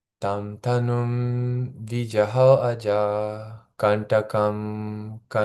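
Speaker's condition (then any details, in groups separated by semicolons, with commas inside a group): No condition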